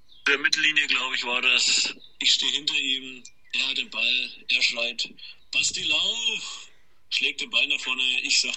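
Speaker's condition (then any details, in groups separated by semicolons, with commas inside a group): No condition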